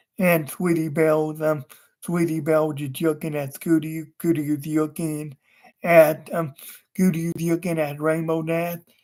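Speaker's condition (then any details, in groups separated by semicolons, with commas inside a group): Cerebral palsy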